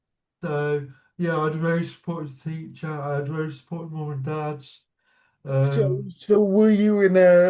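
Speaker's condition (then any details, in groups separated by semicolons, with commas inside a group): Cerebral palsy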